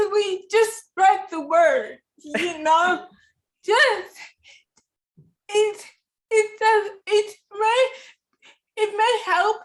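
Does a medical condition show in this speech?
Yes: cerebral palsy; affects hand, hand tremor.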